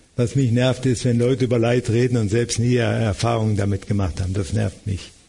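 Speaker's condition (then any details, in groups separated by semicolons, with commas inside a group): Parkinson's disease; about 16 to 17 years since diagnosis, hand tremor, tremor-free on stage, almost daily falls, reduced mobility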